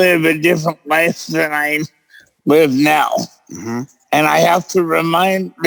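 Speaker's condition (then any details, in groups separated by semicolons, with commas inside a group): Cerebral palsy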